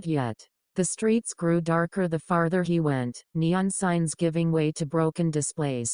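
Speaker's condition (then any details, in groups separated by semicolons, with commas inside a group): No condition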